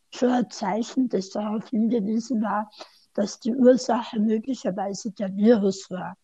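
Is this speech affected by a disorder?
Yes: tongue cancer surgery.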